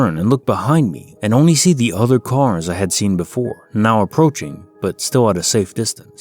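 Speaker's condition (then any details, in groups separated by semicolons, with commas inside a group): No condition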